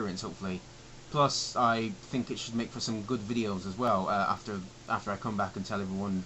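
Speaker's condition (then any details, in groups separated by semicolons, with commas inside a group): No condition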